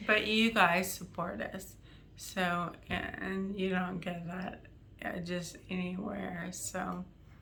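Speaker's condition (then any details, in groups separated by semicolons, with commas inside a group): ALS; was breathless and quiet when talking, now louder, breathing easier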